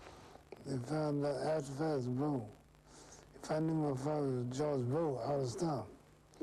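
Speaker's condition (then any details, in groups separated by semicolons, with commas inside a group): Parkinson's syndrome; sometimes slurred speech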